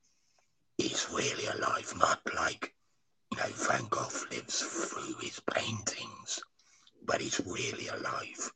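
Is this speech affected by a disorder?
Yes: laryngectomy after cancer; voice box removed after cancer, cancer survivor; speaks and street preaches without voice box.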